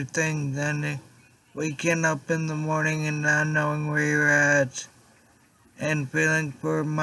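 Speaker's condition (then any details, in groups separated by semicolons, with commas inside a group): Traumatic brain injury; car accident; was in coma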